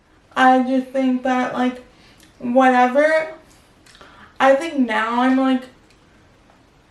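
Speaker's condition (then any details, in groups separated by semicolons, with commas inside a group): Cerebral palsy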